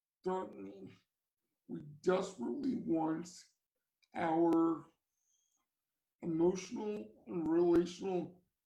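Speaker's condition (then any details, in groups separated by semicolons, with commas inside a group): Cerebral palsy; from birth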